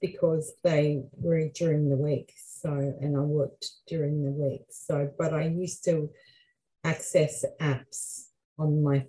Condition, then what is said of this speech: Aphasia. Aphasia is a communication disorder, and it affects language, so it's can be written, speech, and I experience word finding difficulty and numbers, so it can, but it's not a loss of intelligence.